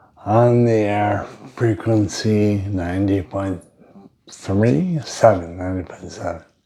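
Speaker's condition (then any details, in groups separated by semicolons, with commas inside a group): Brain injury; lost control of body including speech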